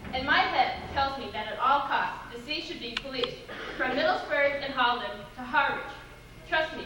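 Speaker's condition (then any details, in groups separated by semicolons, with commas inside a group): No condition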